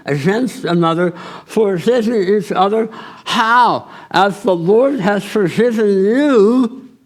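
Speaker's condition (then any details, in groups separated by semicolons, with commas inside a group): Tongue cancer surgery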